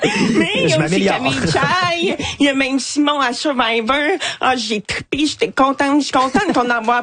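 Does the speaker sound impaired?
Yes: hearing loss, cochlear implant; deaf, hard of hearing, hears nothing without implant; implant removed at night, hard to tell who is speaking, sometimes struggles to understand children.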